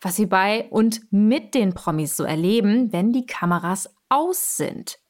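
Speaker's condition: No condition

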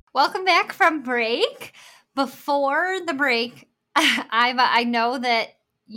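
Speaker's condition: Bilateral cleft lip and palate; congenital

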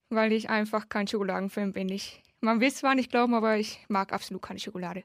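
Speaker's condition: Hard of hearing since birth; congenital severe hearing loss, nearly deaf, detected at age three, left cochlear implant since age nine

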